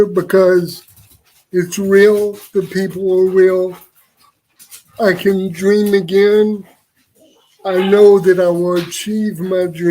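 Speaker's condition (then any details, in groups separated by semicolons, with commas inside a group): Cerebral palsy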